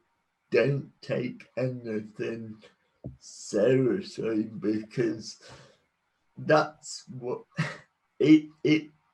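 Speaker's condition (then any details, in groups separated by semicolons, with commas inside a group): Cerebral palsy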